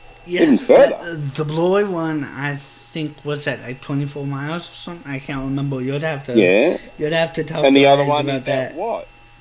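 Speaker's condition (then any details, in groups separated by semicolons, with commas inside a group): Cerebral palsy; speech affected, not an accent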